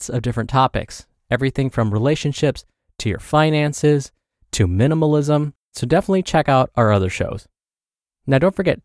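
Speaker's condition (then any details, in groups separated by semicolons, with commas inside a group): No condition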